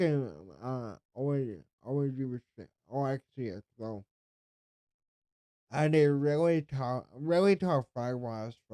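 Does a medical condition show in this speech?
Yes: cerebral palsy.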